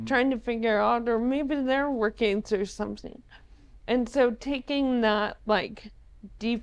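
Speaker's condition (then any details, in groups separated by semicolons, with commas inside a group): ALS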